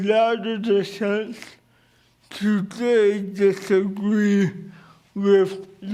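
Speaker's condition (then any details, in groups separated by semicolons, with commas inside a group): Cerebral palsy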